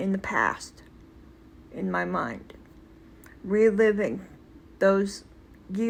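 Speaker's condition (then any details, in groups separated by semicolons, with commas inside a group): Cerebral palsy; speech noticeably atypical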